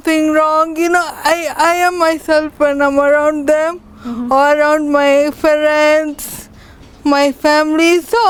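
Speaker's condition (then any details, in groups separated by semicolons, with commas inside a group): Cerebral palsy; from birth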